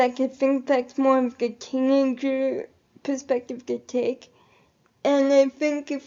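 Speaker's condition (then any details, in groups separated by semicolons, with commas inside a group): Cerebral palsy; quadriplegic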